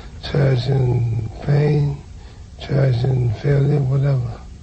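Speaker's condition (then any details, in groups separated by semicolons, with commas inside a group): Hypokinetic dysarthria; hypokinetic dysarthria, Parkinson's disease; shown off and on levodopa; soft quiet voice, fast run-together words, monotone, imprecise lips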